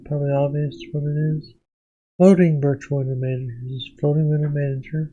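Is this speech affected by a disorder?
Yes: Parkinson's disease.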